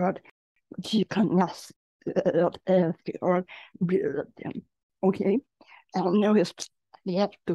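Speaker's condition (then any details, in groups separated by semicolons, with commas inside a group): Generalized dystonia; generalized, leg weakness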